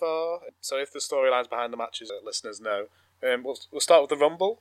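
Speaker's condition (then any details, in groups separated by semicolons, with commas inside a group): No condition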